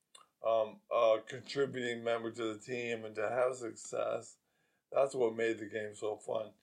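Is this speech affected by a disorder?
Yes: ALS; progressive weakness, reduced athletic performance before diagnosis.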